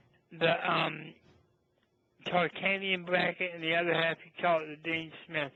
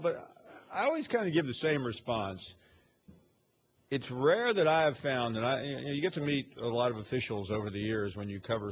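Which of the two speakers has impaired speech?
The first: cerebral palsy.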